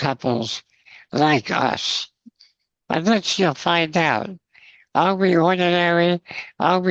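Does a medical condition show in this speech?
Yes: spinal muscular atrophy, congenital.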